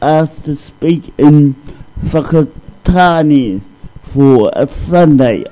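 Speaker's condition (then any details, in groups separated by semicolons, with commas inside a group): Cerebral palsy; discovered at age 2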